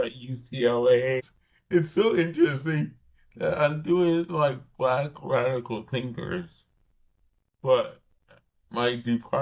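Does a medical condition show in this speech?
Yes: cerebral palsy.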